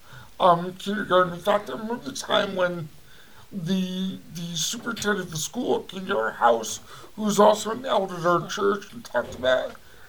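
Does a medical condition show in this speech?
Yes: cerebral palsy; cerebral palsy from birth, brain damage affecting balance and coordination, limbs affected, power wheelchair user; voice audibly affected.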